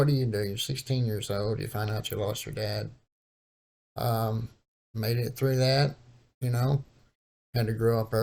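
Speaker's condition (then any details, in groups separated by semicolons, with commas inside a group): Cerebral palsy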